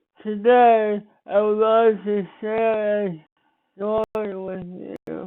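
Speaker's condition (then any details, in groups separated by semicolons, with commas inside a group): Speech impairment after birth surgery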